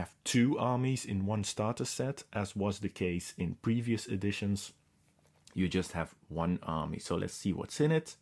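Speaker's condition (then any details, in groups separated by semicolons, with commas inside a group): No condition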